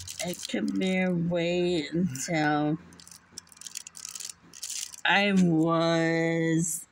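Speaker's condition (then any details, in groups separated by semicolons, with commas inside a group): Muscular dystrophy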